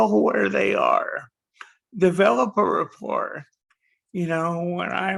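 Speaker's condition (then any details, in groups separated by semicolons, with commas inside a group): Cerebral palsy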